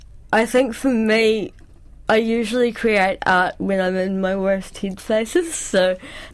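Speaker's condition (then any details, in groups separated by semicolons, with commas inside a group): Cerebral palsy; presses really hard when writing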